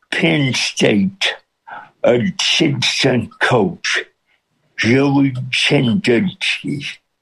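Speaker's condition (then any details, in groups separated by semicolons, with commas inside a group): Cerebral palsy with speech impediment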